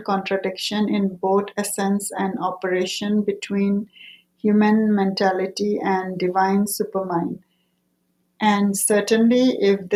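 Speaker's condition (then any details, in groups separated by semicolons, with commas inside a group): No condition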